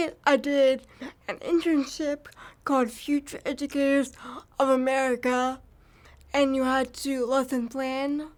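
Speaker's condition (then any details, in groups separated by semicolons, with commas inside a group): Cerebral palsy; from birth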